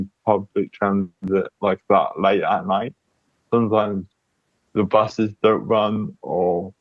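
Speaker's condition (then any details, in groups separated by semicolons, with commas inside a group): Cerebral palsy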